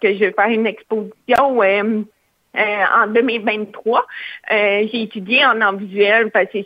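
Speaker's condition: Hearing loss, cochlear implant; hard of hearing, cochlear implant received at age 4, operated very young; lip-reads, masks make lip-reading harder, uses interpreters and special-education teacher (orthopédagogue)

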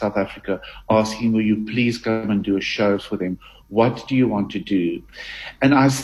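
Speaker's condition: No condition

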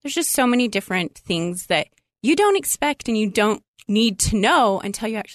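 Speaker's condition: No condition

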